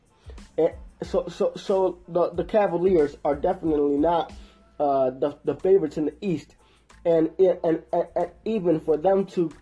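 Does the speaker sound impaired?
Yes: stuttering; may stutter during podcast; here repeated words, prolonged sounds.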